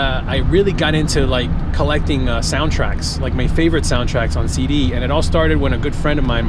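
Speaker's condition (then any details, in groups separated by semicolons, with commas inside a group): No condition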